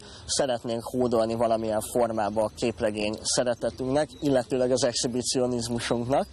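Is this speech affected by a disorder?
Yes: cleft lip and palate; congenital cleft lip with cleft palate, small palatal cleft, 27-30 operations mostly plastic surgery; head-tilting drinking habit persists; mouth and voice noticed as odd by other children in childhood, liquids leaked through nose in infancy.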